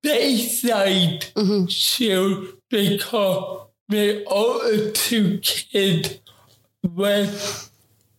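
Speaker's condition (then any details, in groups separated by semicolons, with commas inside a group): Ataxic cerebral palsy; affects talking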